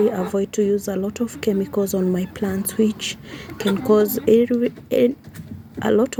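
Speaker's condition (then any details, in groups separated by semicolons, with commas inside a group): No condition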